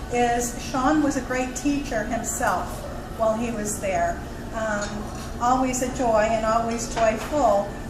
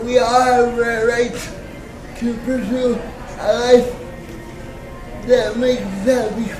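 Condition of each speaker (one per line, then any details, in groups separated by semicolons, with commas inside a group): No condition
Cerebral palsy, spastic, mild; birth brain damage, premature birth, fine motor impairment; mild dysarthria, voice sounds different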